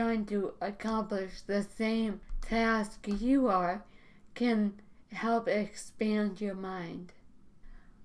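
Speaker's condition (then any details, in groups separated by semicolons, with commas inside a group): Cerebellar ataxia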